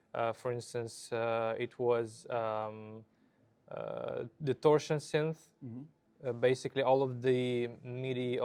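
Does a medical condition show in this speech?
No.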